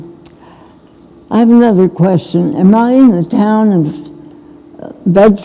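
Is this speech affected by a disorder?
Yes: essential tremor; more than half of life.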